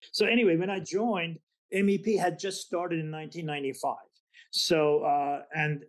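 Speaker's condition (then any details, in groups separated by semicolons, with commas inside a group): No condition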